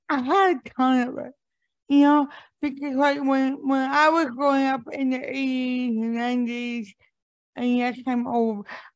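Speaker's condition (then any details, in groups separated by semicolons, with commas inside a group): Cerebral palsy; speech mocked for years for how it sounds, speaks on podcasts, avoids speaking in TikTok videos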